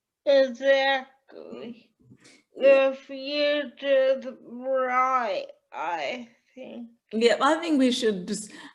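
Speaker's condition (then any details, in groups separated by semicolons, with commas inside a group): Cerebral palsy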